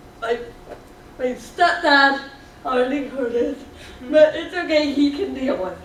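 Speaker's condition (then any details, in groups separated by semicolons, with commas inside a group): Cerebral palsy; speech slightly off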